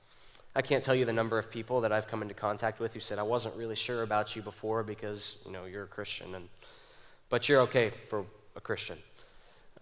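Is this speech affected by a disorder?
No.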